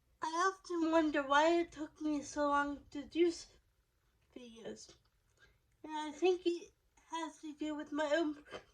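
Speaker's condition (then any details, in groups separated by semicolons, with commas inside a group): Cerebral palsy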